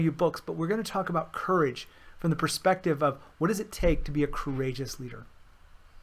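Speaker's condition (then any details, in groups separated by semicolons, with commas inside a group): No condition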